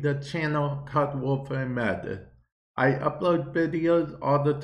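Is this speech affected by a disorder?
Yes: cerebral palsy; affects balance and hand-eye coordination; affects speech a bit, viewer asked why talking like that.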